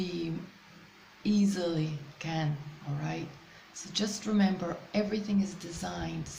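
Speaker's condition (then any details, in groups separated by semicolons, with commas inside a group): No condition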